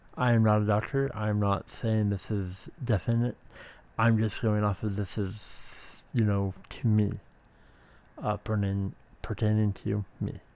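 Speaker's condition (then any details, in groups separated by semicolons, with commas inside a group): Speech impediment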